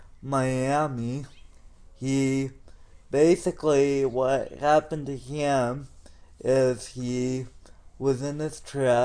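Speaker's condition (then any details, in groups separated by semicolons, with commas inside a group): Cerebral palsy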